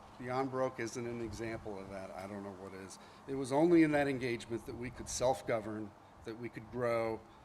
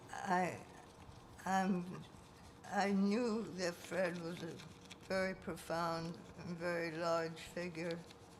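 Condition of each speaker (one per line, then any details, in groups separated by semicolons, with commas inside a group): No condition
Parkinson's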